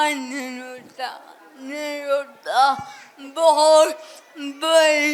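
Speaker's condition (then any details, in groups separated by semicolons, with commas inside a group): Cerebral palsy; speech not clear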